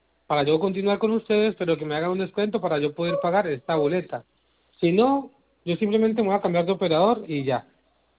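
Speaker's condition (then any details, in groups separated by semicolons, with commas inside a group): No condition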